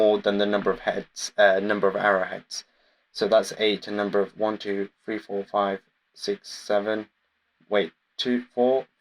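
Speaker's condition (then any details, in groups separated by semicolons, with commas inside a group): No condition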